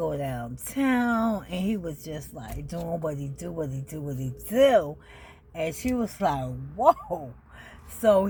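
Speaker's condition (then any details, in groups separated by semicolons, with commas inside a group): ALS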